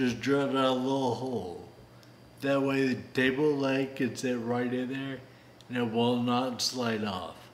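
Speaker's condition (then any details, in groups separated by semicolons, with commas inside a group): Friedreich's ataxia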